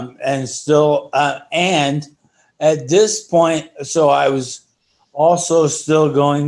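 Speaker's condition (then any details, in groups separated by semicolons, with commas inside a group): ALS; spasticity as early symptom; breathing affected after injection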